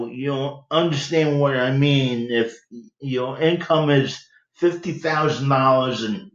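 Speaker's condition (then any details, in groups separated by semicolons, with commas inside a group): Cerebral palsy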